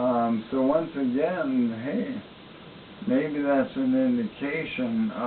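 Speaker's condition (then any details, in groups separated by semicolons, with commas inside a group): ALS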